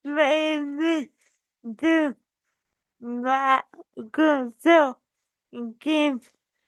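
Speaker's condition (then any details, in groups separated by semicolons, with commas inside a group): Cerebral palsy; from birth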